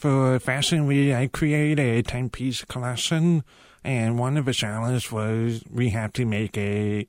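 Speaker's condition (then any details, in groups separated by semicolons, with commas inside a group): Profound deafness; cochlear implants received at age 18, interpreter used on Project Runway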